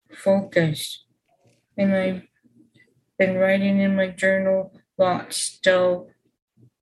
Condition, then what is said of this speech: Aphasia. It feels like everything is jumbled in my mind, but can't get it out.